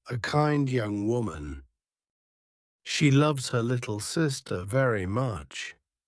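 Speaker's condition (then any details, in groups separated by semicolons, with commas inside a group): No condition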